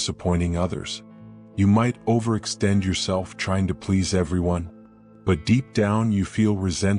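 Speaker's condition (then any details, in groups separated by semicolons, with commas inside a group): No condition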